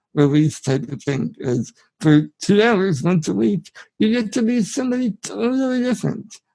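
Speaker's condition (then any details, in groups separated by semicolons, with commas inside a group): Spinal muscular atrophy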